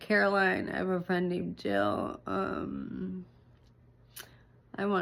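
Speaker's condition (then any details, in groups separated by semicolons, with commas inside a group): ALS; breathing difficulty, short breath, slow speech, voice concerns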